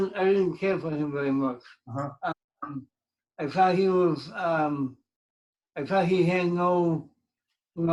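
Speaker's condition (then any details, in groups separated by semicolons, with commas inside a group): Cerebral palsy; from birth; speech impediment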